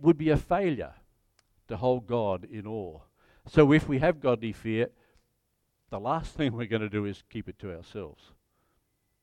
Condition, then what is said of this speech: None; typical speech.